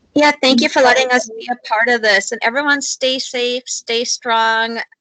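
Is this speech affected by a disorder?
No.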